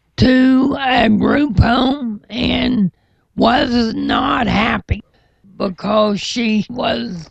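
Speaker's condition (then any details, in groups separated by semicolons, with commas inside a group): Cerebral palsy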